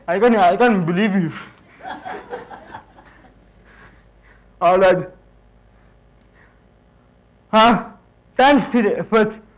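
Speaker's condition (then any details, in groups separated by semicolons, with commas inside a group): Cerebral palsy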